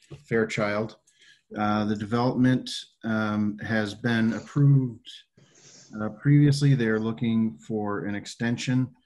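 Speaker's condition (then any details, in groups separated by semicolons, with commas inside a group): No condition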